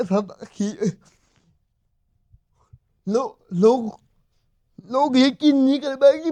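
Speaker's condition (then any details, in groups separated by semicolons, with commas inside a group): Cerebral palsy; cerebral palsy, from birth, affects body movement; late sitting and walking, now runs long distance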